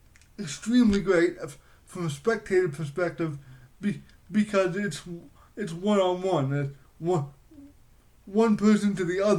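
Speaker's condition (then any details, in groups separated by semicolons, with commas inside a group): Cerebral palsy; voice tone sometimes odd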